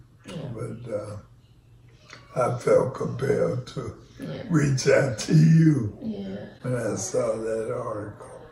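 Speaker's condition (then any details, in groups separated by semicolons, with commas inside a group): ALS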